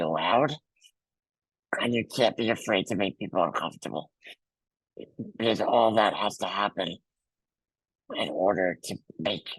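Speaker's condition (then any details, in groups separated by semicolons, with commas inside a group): Muscular dystrophy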